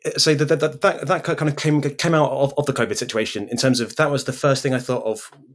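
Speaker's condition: Stutter; speech impediment; disfluent moment noted during this recording; makes recording podcasts difficult, still runs own podcast; repeated sounds, repeated words, blocks

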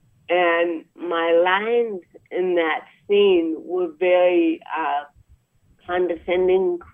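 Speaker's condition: Cerebral palsy; about 63 years old

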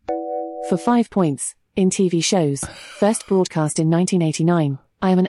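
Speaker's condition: No condition

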